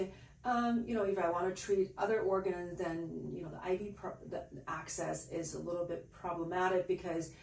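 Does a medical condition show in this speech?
No.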